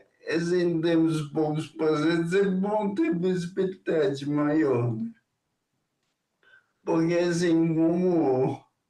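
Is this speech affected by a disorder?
Yes: ataxia.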